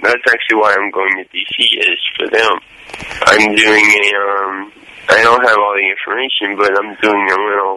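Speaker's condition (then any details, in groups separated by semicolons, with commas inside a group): Cerebral palsy, mild; less stutter than the character portrayed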